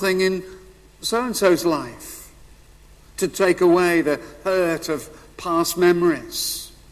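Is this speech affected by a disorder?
No.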